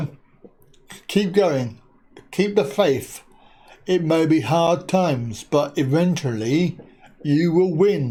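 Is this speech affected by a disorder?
Yes: cerebral palsy; back surgery.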